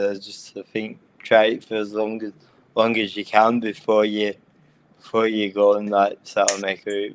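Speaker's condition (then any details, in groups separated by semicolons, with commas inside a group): Cerebral palsy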